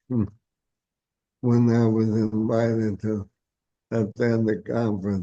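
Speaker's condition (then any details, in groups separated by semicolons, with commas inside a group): ALS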